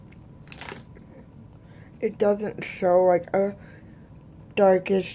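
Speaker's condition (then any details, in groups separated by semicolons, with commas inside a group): Cerebral palsy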